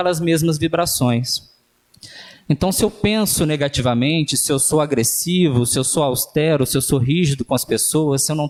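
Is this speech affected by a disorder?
No.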